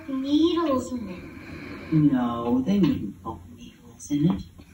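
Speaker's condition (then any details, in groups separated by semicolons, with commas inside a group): No condition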